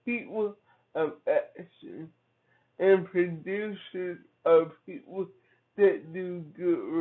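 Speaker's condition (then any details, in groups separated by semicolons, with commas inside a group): Cerebral palsy; from birth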